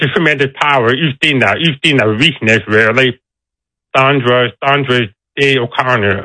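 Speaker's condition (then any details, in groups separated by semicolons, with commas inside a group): Deafness; deaf accent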